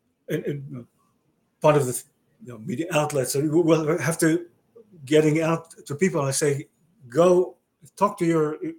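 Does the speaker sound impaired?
Yes: aphasia after stroke; aphasia caused by stroke about 30 years ago, permanent; ongoing aphasia; expresses self relatively well, unlike others who cannot, rambles off track a little.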